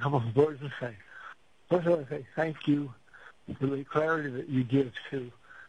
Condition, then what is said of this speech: Parkinson's disease. I apologize for my voice. I have Parkinson's.